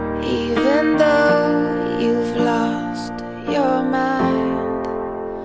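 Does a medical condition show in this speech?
No.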